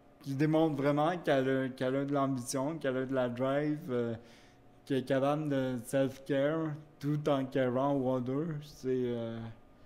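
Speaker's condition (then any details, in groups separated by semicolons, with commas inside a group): Cerebral palsy; wheelchair use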